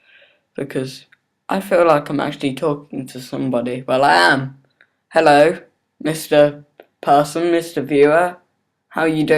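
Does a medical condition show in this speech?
Yes: cerebral palsy; not fully independent.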